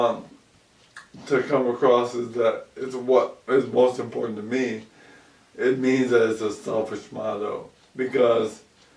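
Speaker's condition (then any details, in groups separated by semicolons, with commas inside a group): ALS; about 2 years since onset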